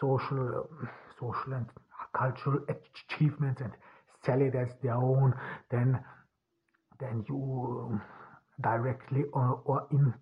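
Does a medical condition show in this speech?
Yes: stuttering; voice distorted after surviving gas attacks; unscripted podcast speech in English as non-native speaker; singing voice raw, scratchy and very deep, no voice enhancers; here repeated words, prolonged sounds.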